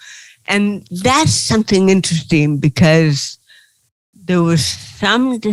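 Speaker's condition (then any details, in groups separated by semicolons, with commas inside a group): Cerebral palsy; from birth, titanium neck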